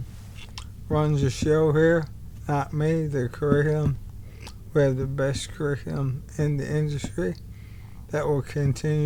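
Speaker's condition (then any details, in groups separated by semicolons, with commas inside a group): ALS; bulbar-upper onset, tongue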